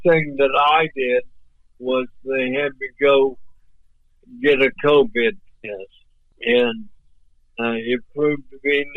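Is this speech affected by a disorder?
Yes: ALS; voice off but clear and understandable.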